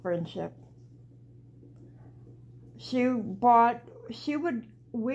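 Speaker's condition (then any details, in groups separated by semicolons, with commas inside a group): Cerebral palsy; walks flat-footed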